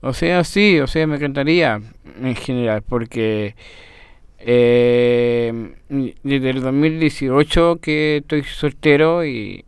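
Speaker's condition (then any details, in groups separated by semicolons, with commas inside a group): Down syndrome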